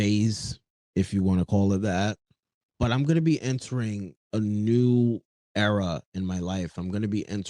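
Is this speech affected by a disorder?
No.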